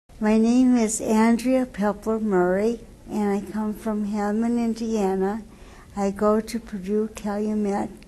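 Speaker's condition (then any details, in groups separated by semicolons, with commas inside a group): Cerebral palsy; wheelchair user; uses wheelchair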